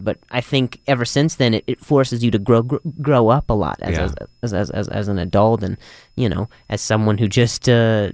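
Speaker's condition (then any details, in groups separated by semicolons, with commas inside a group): Stutter, acquired; caused by softball grounder to throat while playing shortstop; several past speech therapy classes, currently sees voice teacher who helps; repeated sounds, repeated words, prolonged sounds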